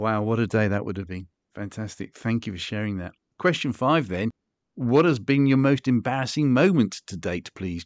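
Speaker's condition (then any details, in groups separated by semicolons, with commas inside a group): No condition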